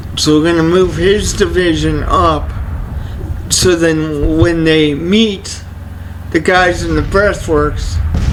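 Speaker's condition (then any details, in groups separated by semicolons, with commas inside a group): Cerebral palsy; only one hand usable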